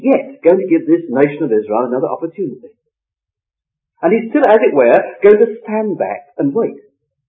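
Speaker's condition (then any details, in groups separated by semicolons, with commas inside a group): No condition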